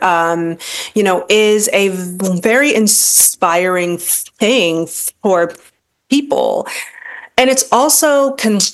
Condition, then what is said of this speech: Stuttering. So I'm a person who stutters, and I had sort of come to this point in my life where I was so terrified of talking, like